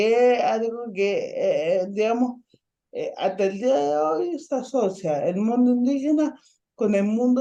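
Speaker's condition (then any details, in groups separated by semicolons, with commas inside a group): Ataxic cerebral palsy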